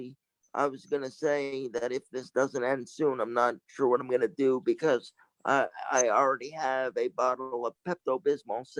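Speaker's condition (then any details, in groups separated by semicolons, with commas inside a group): Cerebral palsy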